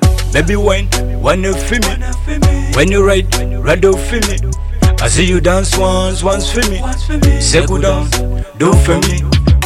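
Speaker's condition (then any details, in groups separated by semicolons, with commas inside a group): No condition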